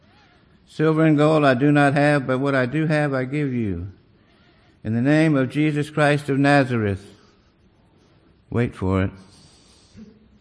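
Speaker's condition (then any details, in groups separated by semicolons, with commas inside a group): Parkinson's disease; father also had it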